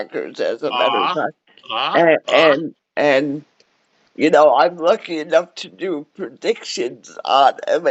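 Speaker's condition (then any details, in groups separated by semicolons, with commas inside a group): Cerebral palsy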